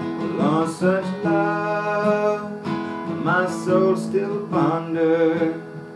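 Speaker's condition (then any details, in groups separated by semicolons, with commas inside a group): No condition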